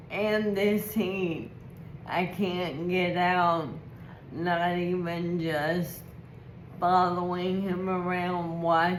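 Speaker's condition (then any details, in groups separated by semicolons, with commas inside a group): ALS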